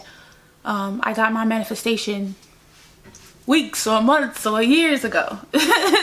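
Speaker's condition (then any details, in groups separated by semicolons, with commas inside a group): No condition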